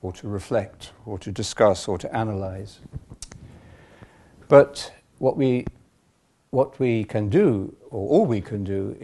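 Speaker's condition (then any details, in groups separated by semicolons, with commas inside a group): No condition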